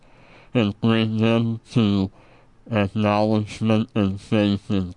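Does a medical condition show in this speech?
Yes: Treacher Collins syndrome; congenital genetic, no ears or ear canals, no eye sockets or cheekbones, jaw deformities, cleft palate.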